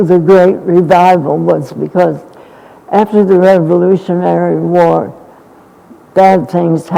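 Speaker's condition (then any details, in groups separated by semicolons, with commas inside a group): Essential tremor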